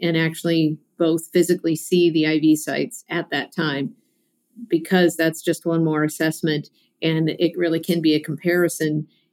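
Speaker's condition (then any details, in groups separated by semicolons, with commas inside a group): No condition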